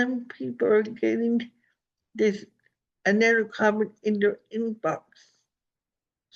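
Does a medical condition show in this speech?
Yes: cerebral palsy.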